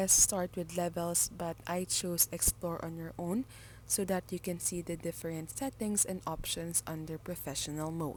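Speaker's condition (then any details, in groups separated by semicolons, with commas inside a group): No condition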